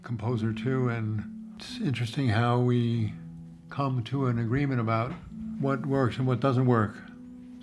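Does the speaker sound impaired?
Yes: Parkinson's disease; tremor-predominant, diagnosed some time ago, deep brain stimulation surgery, brain electrodes with battery pack; tremors eliminated by customized stimulation, steady, playing somewhat difficult.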